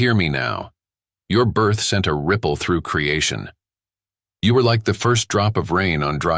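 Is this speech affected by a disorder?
No.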